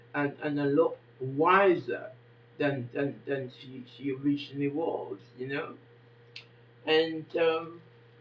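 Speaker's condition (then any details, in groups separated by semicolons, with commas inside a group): Facial palsy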